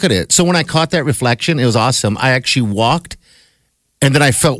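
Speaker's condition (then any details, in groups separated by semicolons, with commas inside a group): No condition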